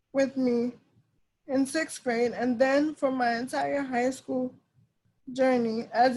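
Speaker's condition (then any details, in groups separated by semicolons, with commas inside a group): Cerebral palsy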